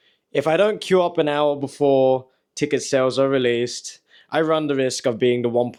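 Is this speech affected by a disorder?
No.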